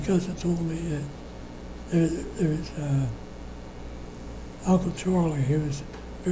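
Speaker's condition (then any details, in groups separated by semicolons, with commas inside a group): Parkinson's disease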